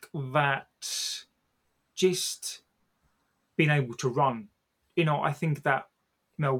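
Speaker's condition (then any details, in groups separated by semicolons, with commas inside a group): Stammer; long hidden even from wife and kids, became quite unwell with it last year; speaking on podcast with stammer, says speaking here has taken a lot; has always fought to be able to speak; blocks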